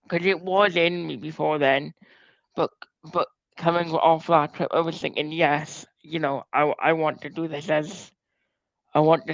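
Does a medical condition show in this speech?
Yes: cerebral palsy.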